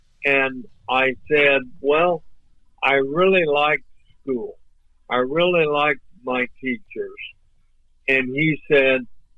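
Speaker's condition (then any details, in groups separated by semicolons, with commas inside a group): ALS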